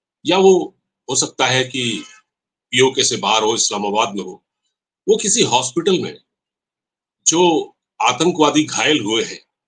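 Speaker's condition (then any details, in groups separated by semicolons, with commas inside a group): No condition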